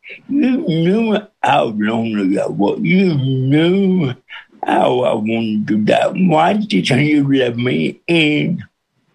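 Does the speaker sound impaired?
Yes: cerebral palsy with speech impediment; speech impediment since birth, John Hayes feared nobody could understand, audience followed within minutes.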